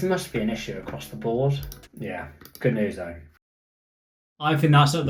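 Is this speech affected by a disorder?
No.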